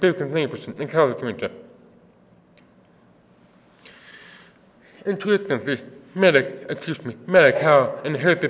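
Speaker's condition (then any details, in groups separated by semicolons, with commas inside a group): Deafness; works with interpreters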